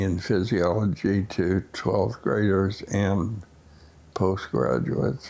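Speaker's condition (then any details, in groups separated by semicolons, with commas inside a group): Essential tremor; lifelong tremor, deep brain stimulation implant; worsened with age, also Parkinson's, on levodopa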